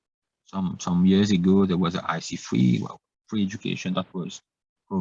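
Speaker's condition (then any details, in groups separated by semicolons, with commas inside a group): No condition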